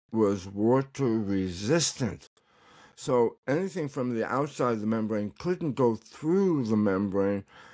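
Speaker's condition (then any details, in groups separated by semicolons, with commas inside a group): Tongue cancer; recovering, tongue exercises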